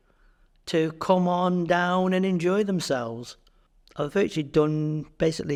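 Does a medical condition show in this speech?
No.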